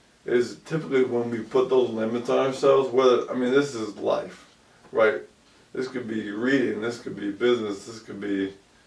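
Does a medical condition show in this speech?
Yes: ALS; about 2 years since onset.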